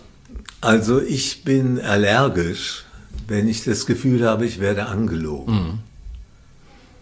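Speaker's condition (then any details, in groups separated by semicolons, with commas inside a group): Parkinson's disease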